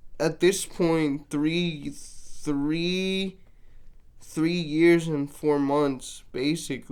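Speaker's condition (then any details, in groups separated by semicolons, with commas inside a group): Cerebral palsy, mixed, mild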